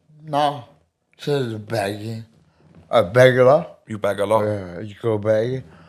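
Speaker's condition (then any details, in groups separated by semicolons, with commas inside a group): Medication-induced speech impediment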